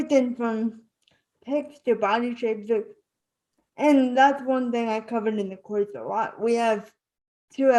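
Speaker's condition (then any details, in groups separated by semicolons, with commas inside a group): Spastic cerebral palsy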